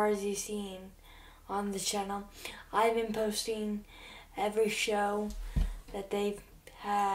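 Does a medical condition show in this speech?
Yes: cerebral palsy.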